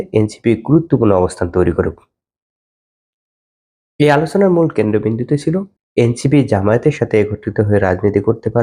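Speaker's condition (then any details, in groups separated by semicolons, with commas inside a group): No condition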